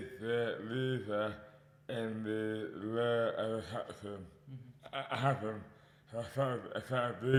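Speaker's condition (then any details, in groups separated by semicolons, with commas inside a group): Dystonia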